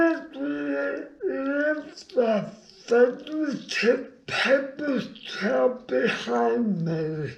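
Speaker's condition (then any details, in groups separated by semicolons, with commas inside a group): Brain injury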